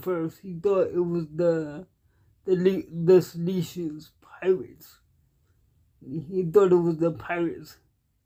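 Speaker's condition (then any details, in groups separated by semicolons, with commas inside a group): Cerebral palsy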